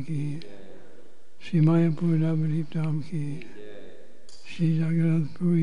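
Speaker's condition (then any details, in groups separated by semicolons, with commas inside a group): Parkinson's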